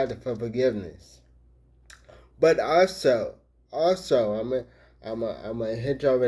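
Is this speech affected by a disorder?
Yes: traumatic brain injury.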